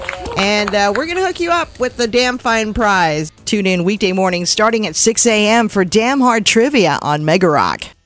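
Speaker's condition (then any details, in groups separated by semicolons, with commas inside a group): No condition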